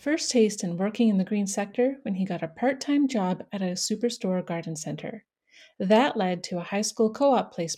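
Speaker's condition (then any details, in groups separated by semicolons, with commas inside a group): No condition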